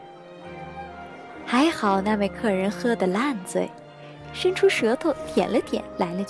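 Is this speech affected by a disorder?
No.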